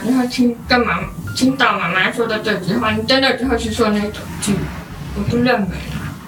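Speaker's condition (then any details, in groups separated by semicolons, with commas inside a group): Hearing impairment; formerly reluctant to speak, mother pushed speaking, now converses with hearing people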